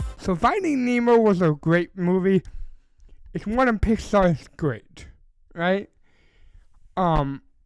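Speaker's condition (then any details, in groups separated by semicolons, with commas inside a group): Cerebral palsy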